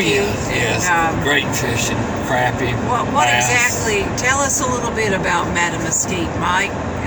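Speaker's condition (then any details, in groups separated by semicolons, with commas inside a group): No condition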